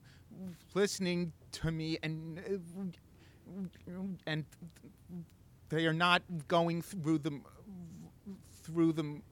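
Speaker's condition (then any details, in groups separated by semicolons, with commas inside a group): Stuttering; repeated words, prolonged sounds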